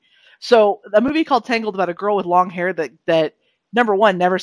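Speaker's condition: No condition

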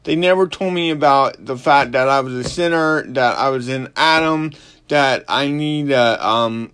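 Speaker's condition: Cerebral palsy; slurred speech

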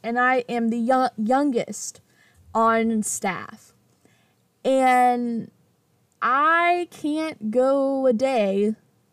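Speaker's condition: Stutter; stutter since age four; part-word repetitions, fillers, gets stuck on first word when saying own name; repeated sounds, prolonged sounds, blocks

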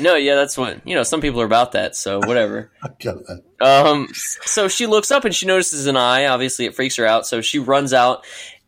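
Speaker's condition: No condition

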